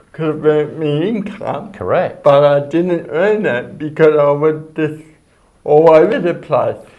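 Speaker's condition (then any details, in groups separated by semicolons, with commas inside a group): Cerebral palsy; speech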